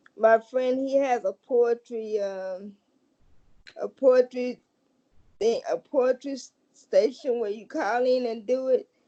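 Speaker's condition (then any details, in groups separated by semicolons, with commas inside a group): Cerebral palsy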